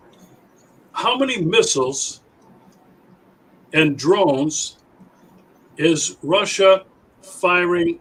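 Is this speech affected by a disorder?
No.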